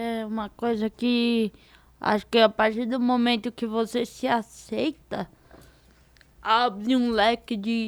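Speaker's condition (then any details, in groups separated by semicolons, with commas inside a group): Cerebral palsy; diparetic form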